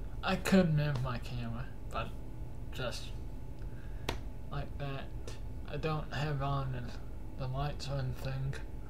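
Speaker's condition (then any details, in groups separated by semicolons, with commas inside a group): Cerebral palsy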